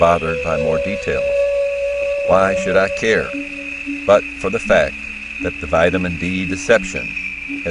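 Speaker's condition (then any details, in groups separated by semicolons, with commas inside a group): No condition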